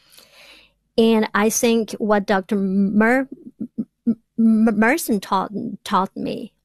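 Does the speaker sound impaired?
Yes: stuttering; childhood stutter in China, concealed first 30 years, speech therapy with Dr. Merson at local hospital; still stutters after speech therapy; blocks, once two-minute total block in grad class presentation, could not get word out; here repeated sounds, repeated words, prolonged sounds.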